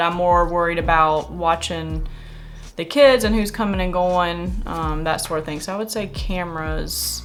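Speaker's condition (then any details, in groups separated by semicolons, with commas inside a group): No condition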